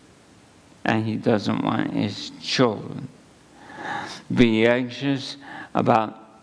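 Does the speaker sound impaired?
Yes: ALS; under neurologist care.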